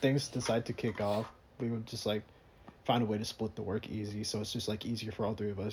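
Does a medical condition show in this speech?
No.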